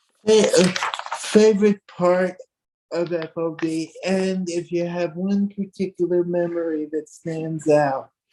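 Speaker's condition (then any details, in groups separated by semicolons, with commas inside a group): Cerebral palsy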